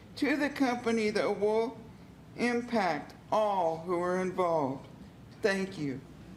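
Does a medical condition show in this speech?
Yes: cerebral palsy; has worked on speaking skills, more confident speaking.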